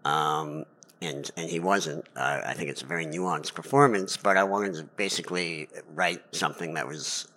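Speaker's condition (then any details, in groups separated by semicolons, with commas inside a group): Cleft palate; lifelong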